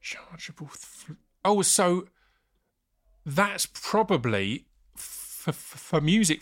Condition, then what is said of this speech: Stuttering. And then I speak and I've got a stammer and it ruins everything.